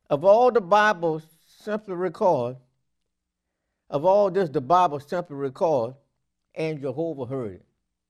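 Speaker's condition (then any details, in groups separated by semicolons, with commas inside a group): No condition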